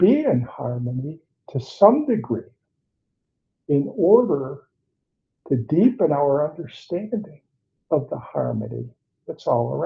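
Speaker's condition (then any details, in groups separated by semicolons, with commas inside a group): No condition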